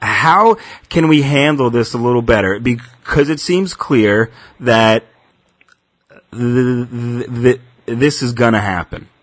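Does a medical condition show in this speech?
Yes: stuttering; stuttering since childhood; anticipatory worry about stuttering, sometimes months ahead; here repeated sounds, blocks.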